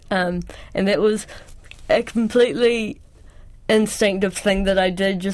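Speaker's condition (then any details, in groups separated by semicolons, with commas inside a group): Cerebral palsy; presses really hard when writing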